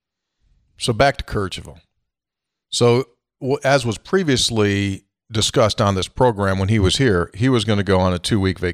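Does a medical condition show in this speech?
No.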